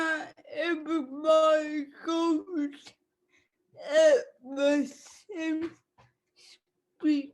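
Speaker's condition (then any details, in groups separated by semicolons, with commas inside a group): Cerebral palsy; speech affected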